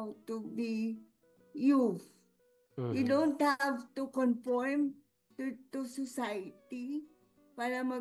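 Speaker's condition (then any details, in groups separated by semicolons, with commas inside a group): Cerebral palsy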